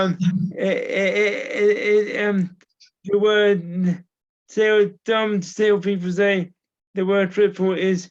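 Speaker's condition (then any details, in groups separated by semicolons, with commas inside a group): Cerebral palsy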